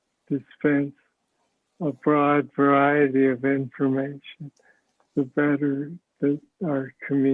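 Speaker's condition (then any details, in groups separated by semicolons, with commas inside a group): Parkinson's disease; speech sounds like mush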